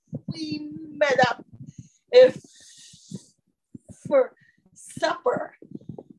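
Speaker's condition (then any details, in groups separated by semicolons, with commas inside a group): Stuttering; attended a speech course; repeated sounds, blocks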